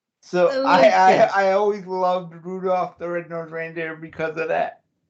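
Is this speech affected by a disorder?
Yes: cerebral palsy; since childhood.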